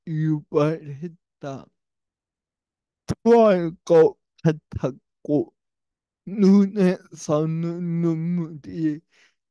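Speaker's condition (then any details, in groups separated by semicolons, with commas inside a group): Brain lesion disability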